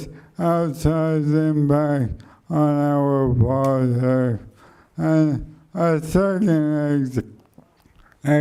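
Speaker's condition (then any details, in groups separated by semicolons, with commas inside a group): Motor neuron degeneration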